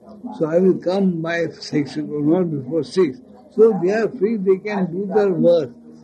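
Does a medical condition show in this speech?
Yes: speech loss after head injury; head injury from car accident, unconscious after accident, speech lost after accident; very difficult to utter words, heavy speech, listeners say understandable.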